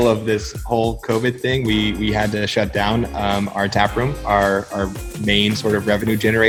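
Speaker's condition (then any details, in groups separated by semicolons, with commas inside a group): No condition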